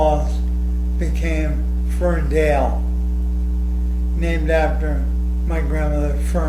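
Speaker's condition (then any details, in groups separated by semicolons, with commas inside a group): ALS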